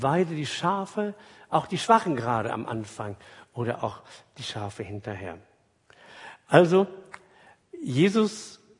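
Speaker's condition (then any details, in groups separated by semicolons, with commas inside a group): No condition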